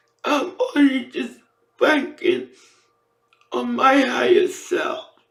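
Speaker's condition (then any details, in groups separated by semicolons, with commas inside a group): Facial palsy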